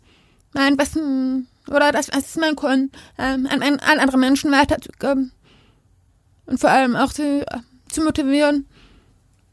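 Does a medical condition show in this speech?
Yes: deafness; not hard of hearing, spoken language as mother tongue, hearing school, sign language learned later; speaks aloud and signs, bilingual, voice different and louder, hearing people forget deafness because she speaks.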